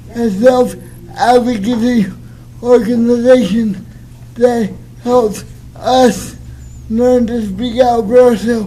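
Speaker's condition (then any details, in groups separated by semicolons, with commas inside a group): Cerebral palsy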